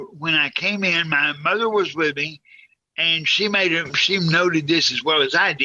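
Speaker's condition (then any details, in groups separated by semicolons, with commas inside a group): Cerebral palsy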